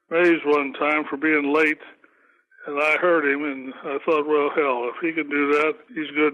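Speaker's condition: Parkinson's; difficulty remembering names while talking

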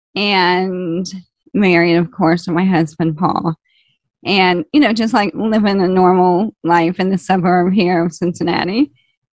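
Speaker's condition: ALS, slow progressing

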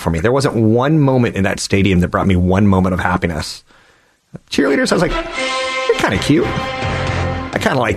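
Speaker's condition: No condition

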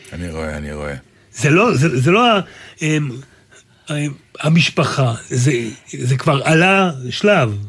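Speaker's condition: Aphasia; writing and speaking both a struggle

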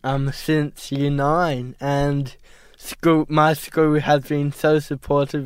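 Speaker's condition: Cerebral palsy; prognosis may never walk or talk

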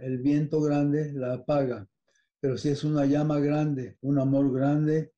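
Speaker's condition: Parkinson's disease; age 93

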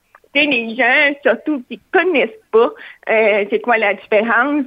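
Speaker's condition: Hearing loss, cochlear implant; cochlear implant surgery at age four

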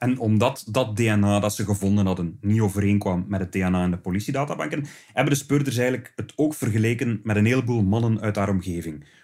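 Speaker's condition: No condition

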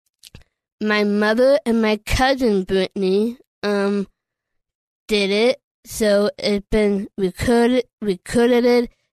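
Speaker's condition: Down syndrome; age 24

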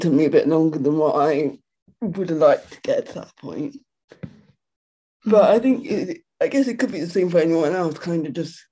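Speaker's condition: Quadriplegic cerebral palsy; riding gives temporary relief

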